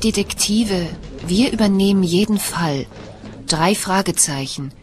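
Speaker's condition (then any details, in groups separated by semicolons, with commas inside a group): No condition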